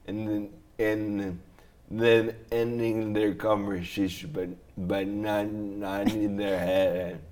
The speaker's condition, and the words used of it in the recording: Brain injury. Walk, you came in with a walker, and your speech is slurred, but you're very point on with everything.